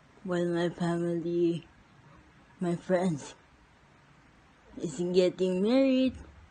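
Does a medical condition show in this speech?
Yes: cerebral palsy; present from birth, cannot walk; speech noticeably affected.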